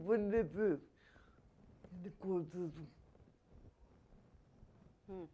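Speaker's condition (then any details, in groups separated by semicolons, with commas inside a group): Spastic quadriplegia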